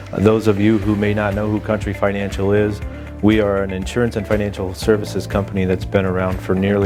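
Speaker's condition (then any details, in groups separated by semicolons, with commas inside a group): No condition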